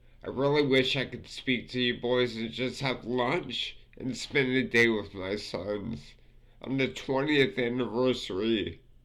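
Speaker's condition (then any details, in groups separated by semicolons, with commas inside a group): Multiple sclerosis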